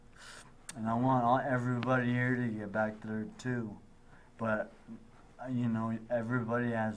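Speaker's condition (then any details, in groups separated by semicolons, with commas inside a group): Traumatic brain injury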